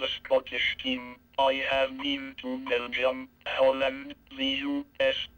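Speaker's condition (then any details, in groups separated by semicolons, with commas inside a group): Cerebral palsy, speech-generating device; walks with difficulty, can drive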